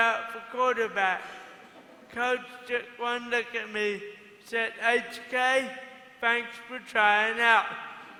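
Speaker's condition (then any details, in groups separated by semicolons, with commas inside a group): Cerebral palsy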